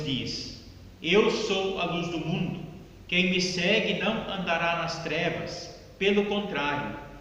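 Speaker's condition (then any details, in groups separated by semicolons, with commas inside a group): No condition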